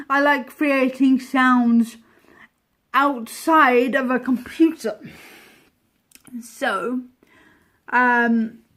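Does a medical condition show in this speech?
Yes: cerebral palsy.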